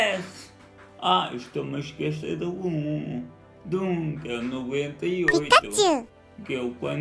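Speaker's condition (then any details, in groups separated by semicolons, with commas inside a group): Cerebral palsy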